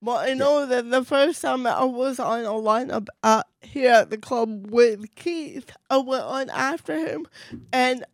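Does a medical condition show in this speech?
Yes: cerebral palsy, mild; voice affected.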